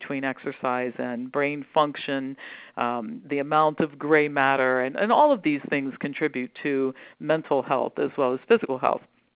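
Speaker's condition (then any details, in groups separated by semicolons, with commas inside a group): No condition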